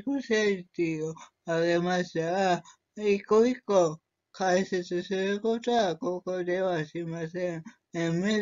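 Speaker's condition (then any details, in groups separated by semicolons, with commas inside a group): Cerebral palsy; severe, uses a wheelchair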